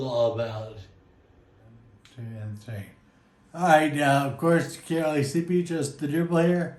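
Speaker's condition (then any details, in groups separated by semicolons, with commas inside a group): Friedreich's ataxia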